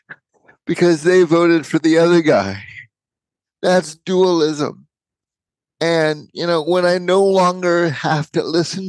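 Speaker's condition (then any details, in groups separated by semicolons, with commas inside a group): Cerebral palsy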